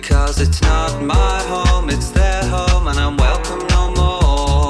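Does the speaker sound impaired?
No.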